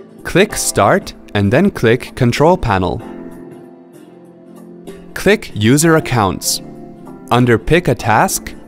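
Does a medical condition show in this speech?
No.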